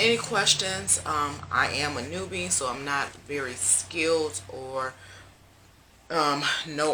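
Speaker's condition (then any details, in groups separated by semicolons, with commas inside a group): No condition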